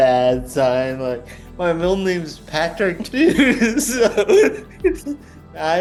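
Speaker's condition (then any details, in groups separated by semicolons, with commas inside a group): Traumatic brain injury; slurred speech, sometimes difficulty communicating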